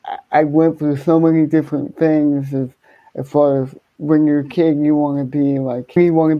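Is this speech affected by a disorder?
Yes: cerebral palsy, hemiplegia.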